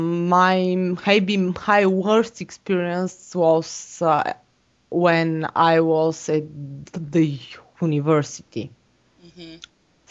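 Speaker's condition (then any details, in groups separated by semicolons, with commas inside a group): Stuttering; past speech language therapist, Toastmasters-style stuttering self-help group, speeches recorded on camera; worse in public speaking, interviews, stress, foreign languages like English, Norwegian, processing meaning; little with colleagues; repeated sounds, prolonged sounds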